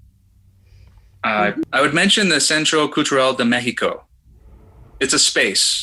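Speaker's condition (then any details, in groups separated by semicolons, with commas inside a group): No condition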